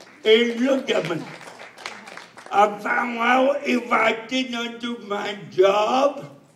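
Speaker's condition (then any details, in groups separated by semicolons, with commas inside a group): Cerebral palsy; speech still sounds atypical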